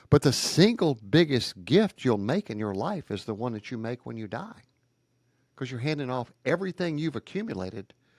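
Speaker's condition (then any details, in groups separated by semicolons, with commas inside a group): No condition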